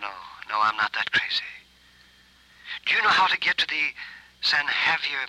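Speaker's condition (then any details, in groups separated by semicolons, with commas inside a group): No condition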